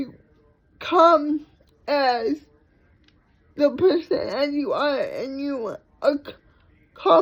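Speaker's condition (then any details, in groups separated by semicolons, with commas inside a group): Cerebral palsy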